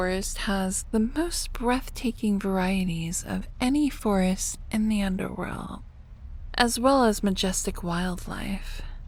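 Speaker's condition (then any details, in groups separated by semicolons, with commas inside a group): No condition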